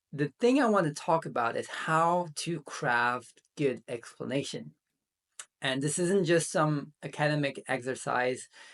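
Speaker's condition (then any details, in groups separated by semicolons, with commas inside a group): No condition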